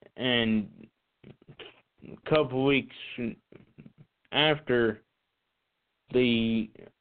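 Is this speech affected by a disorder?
Yes: cerebral palsy; cannot be hidden when acting.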